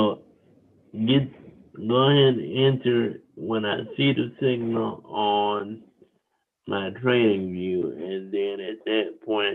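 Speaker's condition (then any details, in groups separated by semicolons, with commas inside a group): Cerebral palsy; wheelchair user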